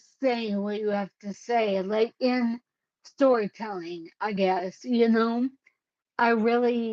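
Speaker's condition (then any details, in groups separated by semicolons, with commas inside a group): Cerebellar ataxia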